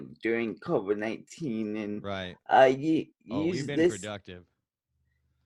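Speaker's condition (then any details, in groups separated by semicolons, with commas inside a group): Cerebral palsy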